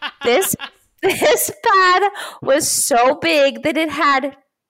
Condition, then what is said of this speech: No condition.